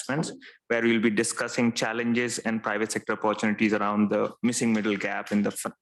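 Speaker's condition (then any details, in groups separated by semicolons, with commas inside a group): No condition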